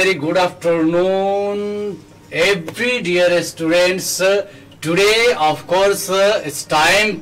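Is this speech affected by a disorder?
No.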